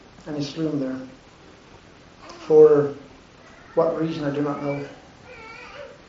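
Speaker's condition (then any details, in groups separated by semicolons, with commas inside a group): No condition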